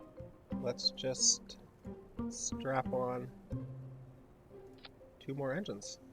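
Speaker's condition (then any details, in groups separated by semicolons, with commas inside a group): No condition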